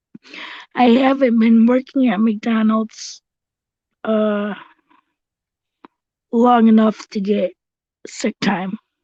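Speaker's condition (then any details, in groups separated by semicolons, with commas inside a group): Cerebral palsy; tracheotomy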